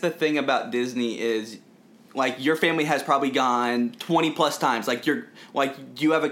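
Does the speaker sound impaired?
Yes: stutter; very severe in high school and parts of college; stutter somewhat mastered in English; cannot manage speaking in foreign language, Spanish especially hard; here prolonged sounds, blocks.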